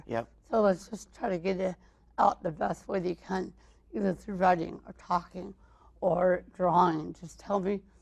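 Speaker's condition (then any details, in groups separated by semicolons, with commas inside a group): Mild cerebral palsy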